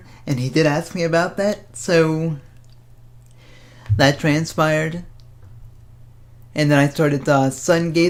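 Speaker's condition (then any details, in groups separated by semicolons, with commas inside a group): Cerebral palsy; speaks fast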